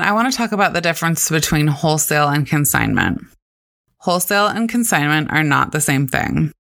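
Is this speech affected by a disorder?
No.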